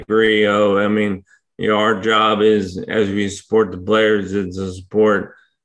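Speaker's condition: ALS; difficulty speaking for long periods

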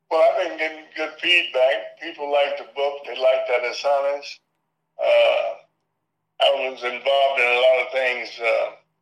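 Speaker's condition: Parkinson's disease; symptoms vary day to day

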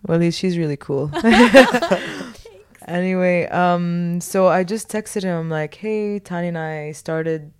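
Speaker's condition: No condition

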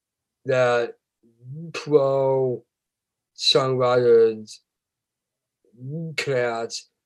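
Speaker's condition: Down syndrome

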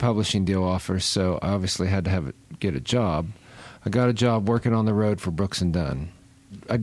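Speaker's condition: No condition

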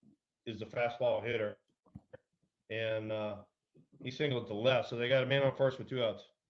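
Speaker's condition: No condition

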